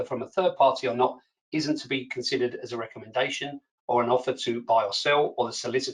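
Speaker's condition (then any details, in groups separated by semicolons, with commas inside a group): No condition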